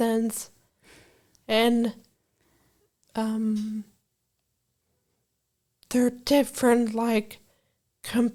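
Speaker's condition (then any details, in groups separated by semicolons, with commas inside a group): Brain injury from aneurysm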